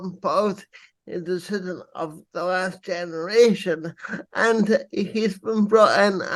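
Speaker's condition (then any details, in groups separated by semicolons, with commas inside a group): Cerebral palsy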